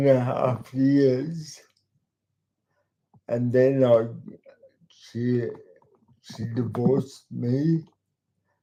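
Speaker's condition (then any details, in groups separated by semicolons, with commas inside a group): Cerebral palsy; talks slowly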